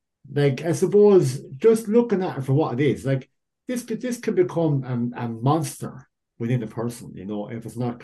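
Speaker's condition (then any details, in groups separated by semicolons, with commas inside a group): Cleft lip and palate; jaw surgery coming up shortly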